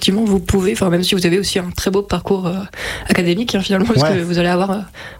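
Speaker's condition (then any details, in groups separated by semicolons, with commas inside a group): No condition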